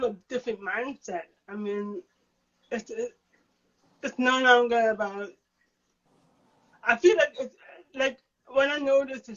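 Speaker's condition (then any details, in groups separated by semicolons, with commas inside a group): Cerebral palsy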